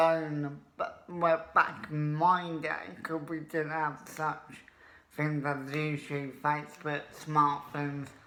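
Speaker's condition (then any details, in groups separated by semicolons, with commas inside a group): Cerebral palsy; obvious speech impediment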